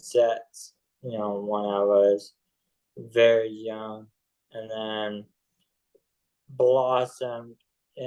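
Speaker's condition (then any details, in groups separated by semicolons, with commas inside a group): ALS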